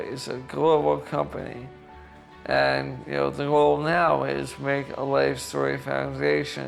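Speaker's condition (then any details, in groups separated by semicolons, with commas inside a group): ALS; onset with upper body and upper chest spasms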